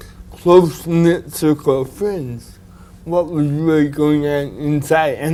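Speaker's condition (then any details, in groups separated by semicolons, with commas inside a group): Cerebral palsy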